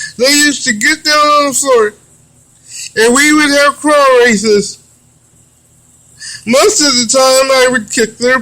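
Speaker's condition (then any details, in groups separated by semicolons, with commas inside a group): Cerebral palsy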